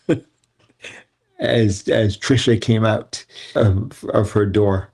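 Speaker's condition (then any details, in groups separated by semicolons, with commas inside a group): Cerebral palsy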